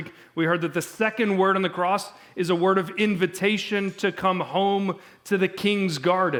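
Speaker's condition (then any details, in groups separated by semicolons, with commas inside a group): No condition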